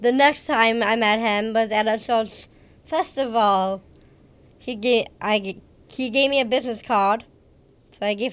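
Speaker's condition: Down syndrome; age 31

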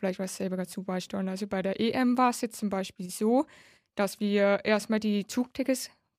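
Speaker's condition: Hard of hearing since birth; congenital severe hearing loss, left cochlear implant since age nine

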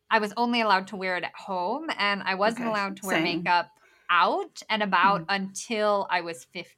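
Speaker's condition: Bilateral cleft lip and palate; congenital, reconstructive surgery from very young age, later surgery result improved but not perfect

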